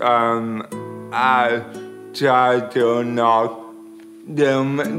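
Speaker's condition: Cerebral palsy; crawls on carpet every day, sometimes wearing on body

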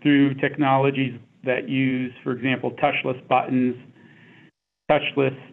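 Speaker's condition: No condition

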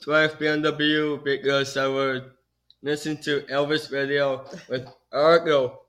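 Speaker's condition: Down syndrome

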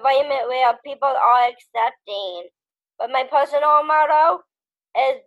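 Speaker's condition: Down syndrome

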